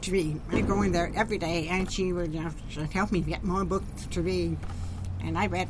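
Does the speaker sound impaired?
Yes: profound deafness; genetic auditory nerve damage, born hearing or hard of hearing, profoundly deaf by age five; cochlear implants a couple years ago, bypass damaged nerve, formerly hearing aids, groups still hard; deaf voice, sounds different, sometimes taken for German accent, once reported as drunk slurring.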